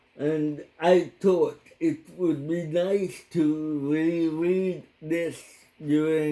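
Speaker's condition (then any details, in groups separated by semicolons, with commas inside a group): Cerebral palsy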